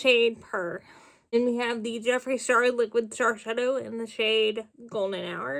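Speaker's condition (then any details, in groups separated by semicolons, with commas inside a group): Cerebral palsy, spastic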